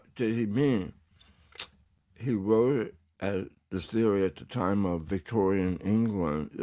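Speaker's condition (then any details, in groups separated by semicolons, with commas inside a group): Tongue cancer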